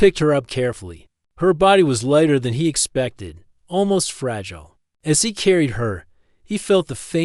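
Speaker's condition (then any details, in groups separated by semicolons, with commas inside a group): No condition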